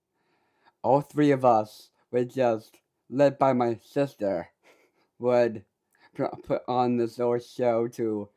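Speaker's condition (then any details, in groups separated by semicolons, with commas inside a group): Down syndrome; speaking live on radio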